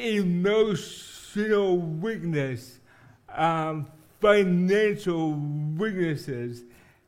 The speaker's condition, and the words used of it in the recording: Cerebral palsy. In my Maps app, if I don't enunciate, we end up in the